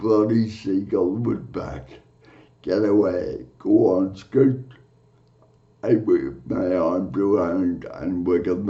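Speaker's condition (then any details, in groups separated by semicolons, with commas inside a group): Cerebral palsy; from birth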